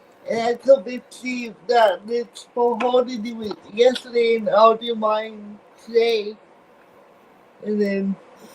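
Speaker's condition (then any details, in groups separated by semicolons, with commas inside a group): Cerebral palsy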